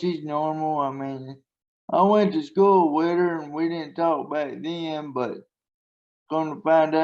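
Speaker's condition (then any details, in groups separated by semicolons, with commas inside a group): Traumatic brain injury; car accident at age 7, head surgery, left side affected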